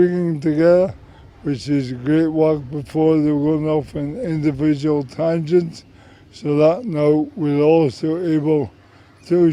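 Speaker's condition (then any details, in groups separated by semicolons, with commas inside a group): MND; about 4.5 years since diagnosis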